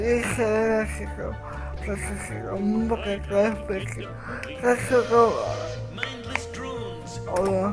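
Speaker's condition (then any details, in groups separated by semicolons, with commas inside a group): Cerebral palsy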